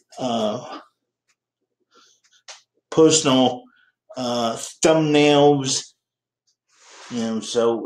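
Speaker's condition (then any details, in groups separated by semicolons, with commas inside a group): Cerebral palsy; present from birth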